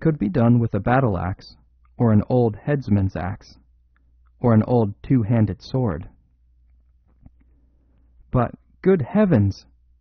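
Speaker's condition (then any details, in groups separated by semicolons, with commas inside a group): No condition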